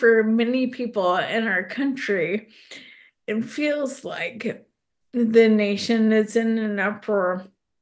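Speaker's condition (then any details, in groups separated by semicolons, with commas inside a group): ALS; progressive neurological disease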